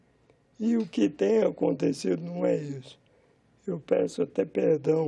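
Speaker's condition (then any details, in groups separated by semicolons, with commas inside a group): Amyotrophic lateral sclerosis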